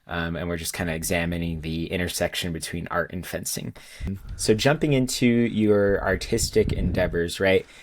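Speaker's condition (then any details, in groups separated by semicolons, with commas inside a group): No condition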